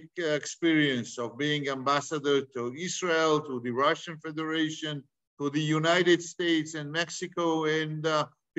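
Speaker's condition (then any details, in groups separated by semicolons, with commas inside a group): No condition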